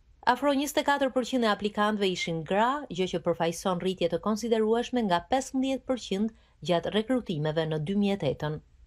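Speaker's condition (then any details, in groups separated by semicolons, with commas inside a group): No condition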